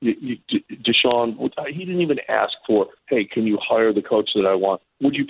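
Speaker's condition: No condition

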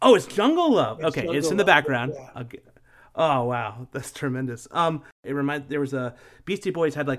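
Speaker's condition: No condition

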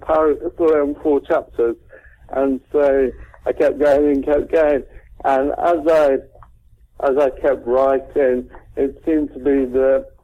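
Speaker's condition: Cerebral palsy; dead for 26 minutes at birth

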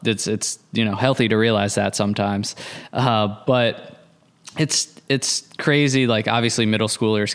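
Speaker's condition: No condition

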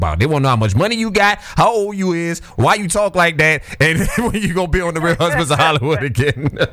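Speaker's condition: No condition

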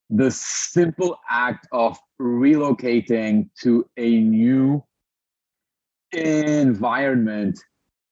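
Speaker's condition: Stutter; stutter since birth in Lebanon, speaking disability, breathing technique partly controls it, Toastmasters practice; stutters openly during interview, experienced public speaker; audible stutter, pauses may sound like internet lag; prolonged sounds, blocks

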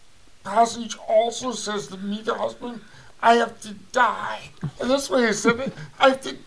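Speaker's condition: Cerebral palsy; cerebral palsy from birth, brain damage affecting balance and coordination, limbs affected, power wheelchair user; voice audibly affected

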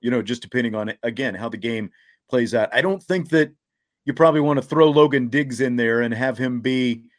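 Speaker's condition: No condition

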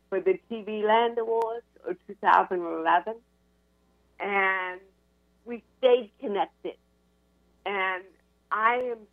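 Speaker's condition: Cerebral palsy; spinal cord surgery C1 to C7

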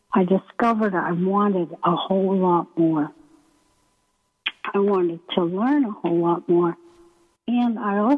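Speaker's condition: ALS; first symptoms subtle in right foot, wheelchair user, Beezy board replaced standard transfer board; breathing muscles affected, hard to speak, may sound weak or hard to understand, paces speech, slowing, pausing

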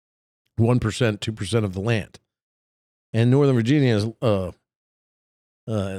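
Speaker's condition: No condition

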